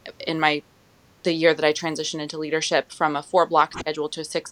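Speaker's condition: No condition

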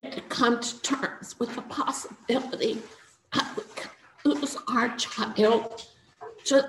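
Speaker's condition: Spasmodic dysphonia; trouble speaking during talk

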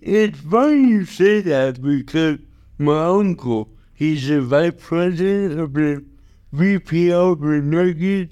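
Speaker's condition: Cerebral palsy

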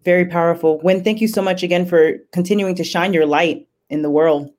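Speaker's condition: No condition

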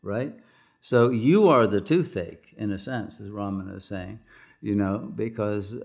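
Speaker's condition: No condition

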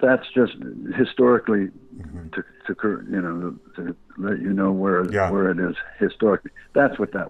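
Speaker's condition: Parkinson's disease

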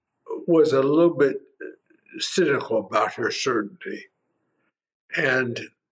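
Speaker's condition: Primary lateral sclerosis, mild; upper motor neuron, asymmetric left side, two cervical laminectomies, ALS clinic care; mild dysarthria, afternoon voice fatigue for 3-4 years, voice worsening, starting difficulty swallowing liquids

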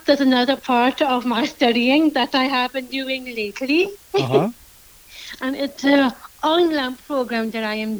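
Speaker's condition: Down syndrome

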